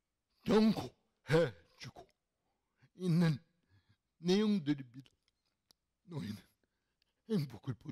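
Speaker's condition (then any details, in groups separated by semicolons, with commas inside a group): Cerebral palsy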